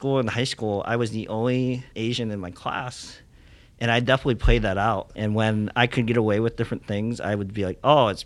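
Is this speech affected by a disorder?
Yes: cleft lip and palate; congenital.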